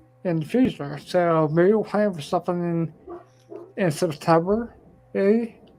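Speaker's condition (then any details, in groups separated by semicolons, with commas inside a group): Ataxia; may slur speech, may sound drunk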